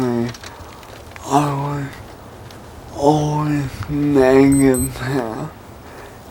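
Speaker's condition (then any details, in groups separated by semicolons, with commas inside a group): Traumatic brain injury; still hard to understand, improved with rehabilitation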